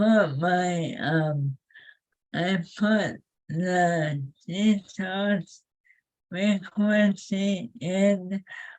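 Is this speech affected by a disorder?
Yes: ALS; face improved, feet move faster.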